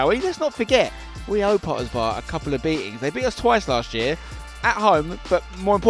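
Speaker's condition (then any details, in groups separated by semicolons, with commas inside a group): No condition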